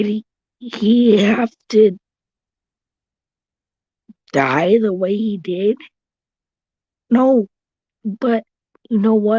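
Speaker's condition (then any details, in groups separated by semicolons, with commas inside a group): Cerebral palsy; since birth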